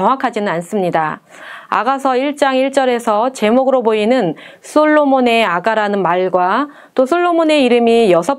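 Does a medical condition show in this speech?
No.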